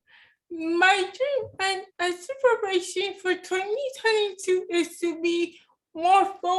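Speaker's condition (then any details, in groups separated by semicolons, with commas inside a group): Cerebral palsy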